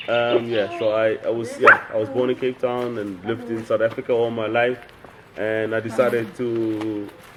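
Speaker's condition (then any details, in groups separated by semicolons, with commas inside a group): No condition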